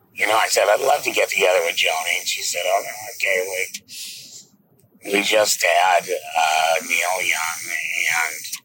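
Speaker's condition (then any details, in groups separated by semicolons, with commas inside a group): Laryngectomy; esophageal speech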